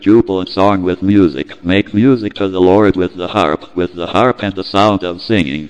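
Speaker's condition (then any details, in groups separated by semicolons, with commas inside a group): Cerebral palsy, speech-generating device; brain injury at birth from lack of oxygen, cannot walk, uses wheelchair; speaks through deck talk speech synthesizer by Dennis Glatt, synthesizer voice heard; speech impediment, own speech hard to understand, deck talk programmed to sing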